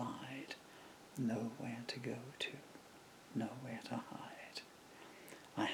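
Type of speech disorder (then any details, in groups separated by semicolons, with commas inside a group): Bulbar dysarthria; progressive bulbar palsy (MND)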